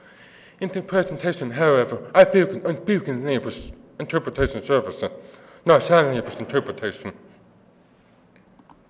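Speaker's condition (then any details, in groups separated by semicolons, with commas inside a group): Deafness; works with interpreters; deaf accent, offers to repeat if not understood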